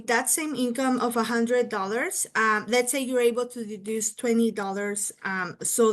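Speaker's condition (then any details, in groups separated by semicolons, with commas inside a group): No condition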